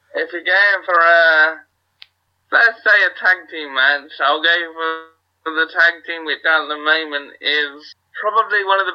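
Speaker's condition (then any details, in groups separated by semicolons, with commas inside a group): Cerebral palsy; wheelchair user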